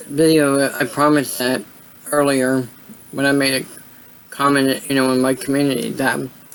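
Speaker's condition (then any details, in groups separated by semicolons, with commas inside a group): Cerebral palsy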